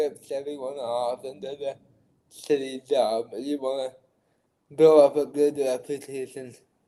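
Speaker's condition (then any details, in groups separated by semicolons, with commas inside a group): Cerebral palsy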